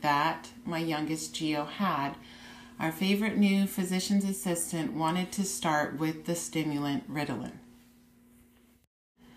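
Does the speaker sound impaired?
No.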